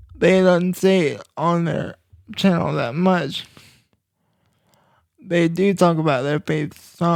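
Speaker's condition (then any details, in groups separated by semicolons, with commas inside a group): Cerebral palsy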